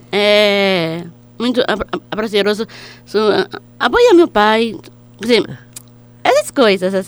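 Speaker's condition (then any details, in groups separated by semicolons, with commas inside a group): Down syndrome; present since birth; reads own poem aloud, gives short answers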